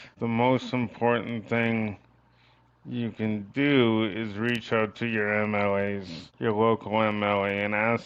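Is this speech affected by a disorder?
Yes: cerebral palsy; from birth.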